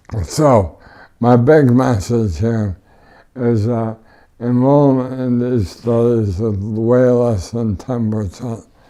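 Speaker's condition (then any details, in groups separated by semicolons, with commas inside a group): ALS; voice changed, voice banked for synthesis, uses synthesized voice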